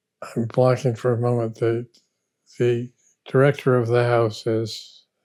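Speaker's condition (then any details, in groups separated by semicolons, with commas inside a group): Parkinson's disease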